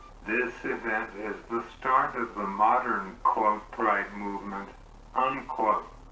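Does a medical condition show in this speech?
Yes: cerebral palsy; uses wheelchair.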